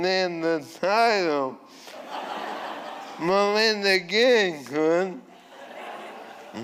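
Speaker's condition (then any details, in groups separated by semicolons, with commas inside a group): ALS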